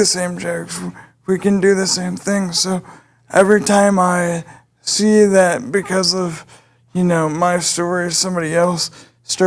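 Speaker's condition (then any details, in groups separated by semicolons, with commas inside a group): Cerebral palsy; able to speak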